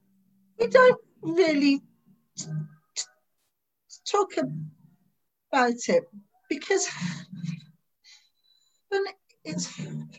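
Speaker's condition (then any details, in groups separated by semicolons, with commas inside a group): Stammer; very bad in 20s, eased around age 42 or 43, speech therapy around age 20; age 57, member of online group Stand Up to Stammering, formerly British Stammering Association; stammer cannot be hidden, hardly stammers when calm, stammers when anxious, avoided talking in 20s; prolonged sounds, blocks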